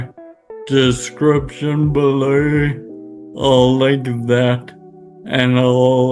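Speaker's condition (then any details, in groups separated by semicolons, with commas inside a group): Friedreich's ataxia; spasticity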